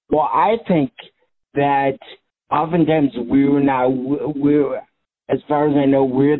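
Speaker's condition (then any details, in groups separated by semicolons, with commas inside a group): Cerebral palsy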